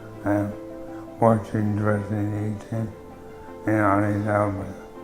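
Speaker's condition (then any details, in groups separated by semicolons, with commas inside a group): MND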